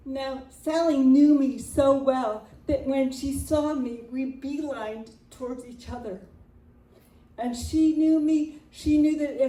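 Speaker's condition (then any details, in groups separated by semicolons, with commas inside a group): Cerebral palsy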